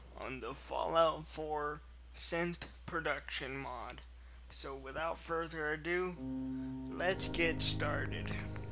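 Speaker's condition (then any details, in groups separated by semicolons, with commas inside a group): Cerebral palsy, mild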